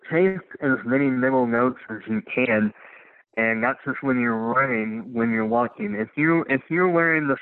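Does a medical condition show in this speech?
Yes: cleft lip and palate; congenital, extreme leg deformities, many leg operations, full-time wheelchair at 13, bilateral above-knee amputation at 14; uses leg prostheses, running prostheses from Challenge Athlete Foundation grant, runner and triathlete; speech impediment, harder for new people to understand at first.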